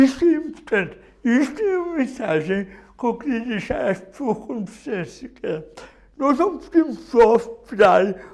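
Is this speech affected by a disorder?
Yes: cerebral palsy.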